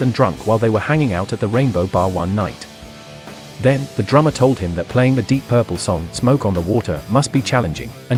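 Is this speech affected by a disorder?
No.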